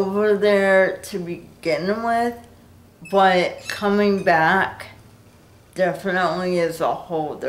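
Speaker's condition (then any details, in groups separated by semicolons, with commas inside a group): Cerebral palsy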